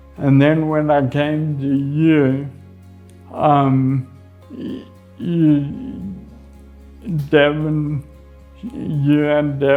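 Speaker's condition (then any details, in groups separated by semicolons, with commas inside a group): Friedreich's ataxia; spasticity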